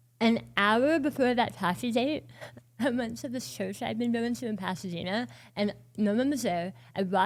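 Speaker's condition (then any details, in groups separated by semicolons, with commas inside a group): Oral cancer, partial glossectomy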